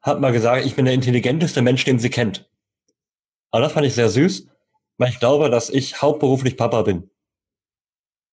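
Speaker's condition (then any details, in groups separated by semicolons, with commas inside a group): Cleft lip and palate, cleft lip, jaw and palate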